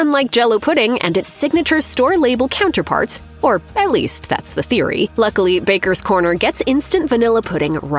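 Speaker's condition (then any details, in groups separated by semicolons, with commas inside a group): No condition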